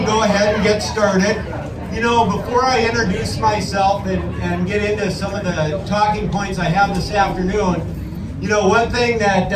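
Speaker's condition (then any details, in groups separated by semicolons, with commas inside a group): No condition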